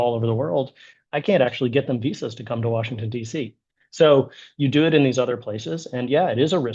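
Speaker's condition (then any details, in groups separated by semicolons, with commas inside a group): No condition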